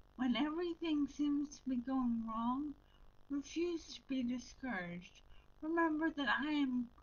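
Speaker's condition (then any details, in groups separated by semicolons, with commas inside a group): Brain injury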